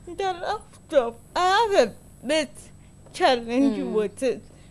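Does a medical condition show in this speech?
Yes: cerebral palsy; involuntary body movements.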